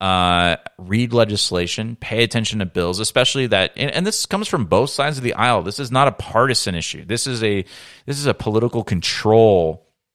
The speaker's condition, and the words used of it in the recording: No condition.